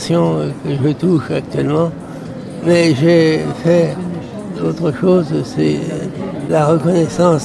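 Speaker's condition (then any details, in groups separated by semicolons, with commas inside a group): Parkinson's disease; age 73, attributed to occupational pesticide exposure at agricultural cooperative via skin and inhaled gases, recognized occupational disease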